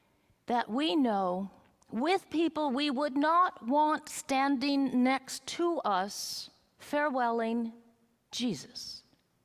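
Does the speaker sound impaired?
No.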